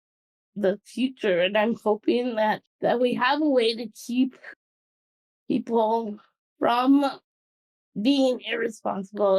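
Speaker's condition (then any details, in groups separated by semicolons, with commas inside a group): Cerebral palsy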